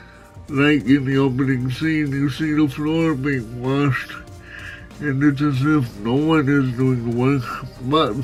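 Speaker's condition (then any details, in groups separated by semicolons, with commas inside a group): Cerebral palsy, severe; spastic type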